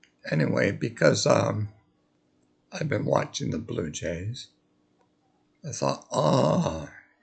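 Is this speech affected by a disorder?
Yes: multiple sclerosis.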